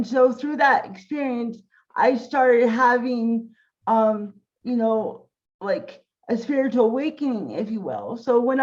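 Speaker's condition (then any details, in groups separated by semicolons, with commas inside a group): Cerebral palsy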